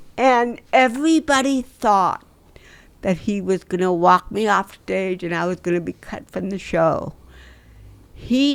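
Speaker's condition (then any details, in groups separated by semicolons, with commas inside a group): Cerebral palsy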